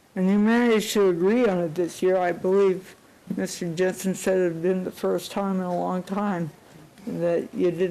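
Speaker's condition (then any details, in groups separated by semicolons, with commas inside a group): Cerebral palsy; unable to type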